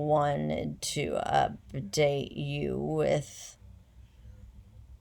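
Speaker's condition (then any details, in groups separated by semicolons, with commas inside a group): Essential tremor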